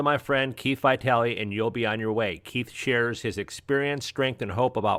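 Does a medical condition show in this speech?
No.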